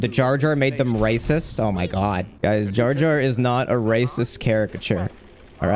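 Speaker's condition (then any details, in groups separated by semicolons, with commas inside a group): No condition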